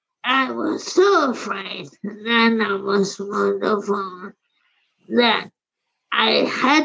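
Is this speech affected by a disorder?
Yes: primary lateral sclerosis; about 20 years, age 80, falls, poor walking, wheelchair, diagnosed by Dr. Macken; progressing, physical and occupational therapy, ALS clinic, ALS Association Philadelphia support; slurred speech, swallowing difficulty at first exam by Dr. Levitz, Lehigh Neurology, speech later forced quitting.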